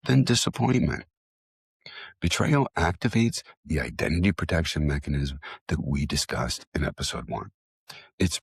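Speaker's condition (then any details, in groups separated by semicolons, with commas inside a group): No condition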